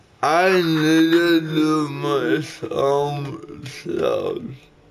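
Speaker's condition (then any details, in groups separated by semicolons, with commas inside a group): Cerebral palsy; atypical speech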